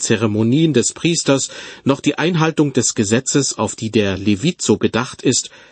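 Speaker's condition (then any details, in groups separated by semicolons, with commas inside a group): No condition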